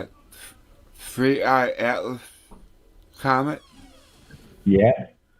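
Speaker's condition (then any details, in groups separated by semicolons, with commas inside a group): Tongue cancer; tongue tumor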